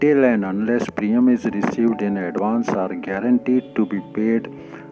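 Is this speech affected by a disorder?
No.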